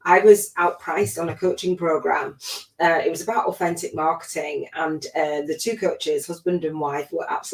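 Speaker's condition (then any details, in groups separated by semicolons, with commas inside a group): No condition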